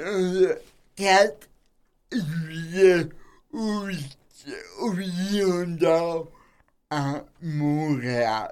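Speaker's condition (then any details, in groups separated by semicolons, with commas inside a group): Cerebral palsy; host says speech not odd at all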